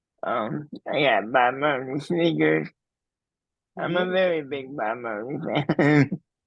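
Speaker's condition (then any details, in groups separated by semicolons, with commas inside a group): Cerebral palsy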